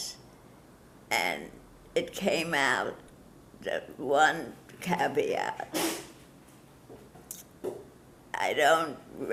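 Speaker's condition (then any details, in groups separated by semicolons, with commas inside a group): Parkinson's disease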